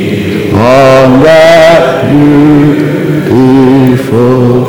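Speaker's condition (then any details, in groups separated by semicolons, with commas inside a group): No condition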